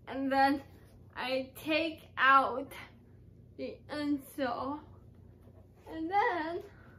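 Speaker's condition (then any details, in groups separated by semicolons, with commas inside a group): Cerebral palsy; uses crutches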